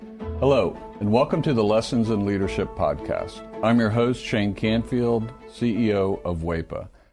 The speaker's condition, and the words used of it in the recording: No condition.